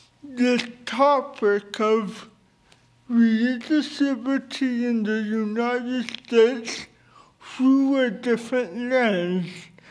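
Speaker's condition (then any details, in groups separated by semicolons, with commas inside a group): Cerebral palsy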